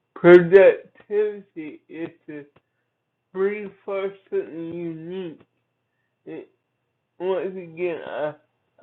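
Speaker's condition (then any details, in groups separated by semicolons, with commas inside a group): Cerebral palsy; from birth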